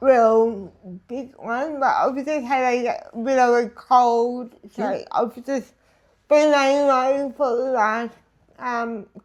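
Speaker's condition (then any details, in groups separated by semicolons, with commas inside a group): Disability affecting speech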